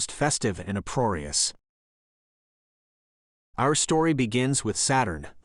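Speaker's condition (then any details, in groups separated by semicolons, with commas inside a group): No condition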